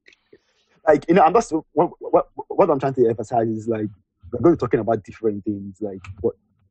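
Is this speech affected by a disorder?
Yes: stutter; mild stutter; takes time to get some words out; here repeated sounds, prolonged sounds.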